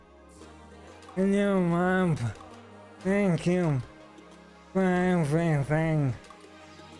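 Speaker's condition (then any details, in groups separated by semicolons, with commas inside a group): ALS; stem cell treatment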